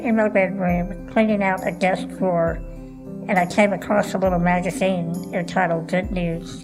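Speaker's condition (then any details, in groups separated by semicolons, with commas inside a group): Cleft lip and palate, Goldenhar syndrome; congenital, born without right ear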